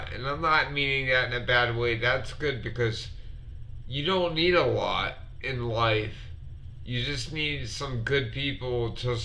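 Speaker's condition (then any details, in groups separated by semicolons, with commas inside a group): Multiple sclerosis; affects fingers; sometimes hard to breathe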